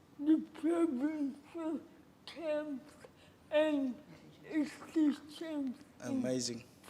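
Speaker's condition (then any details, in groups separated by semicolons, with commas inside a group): Cerebral palsy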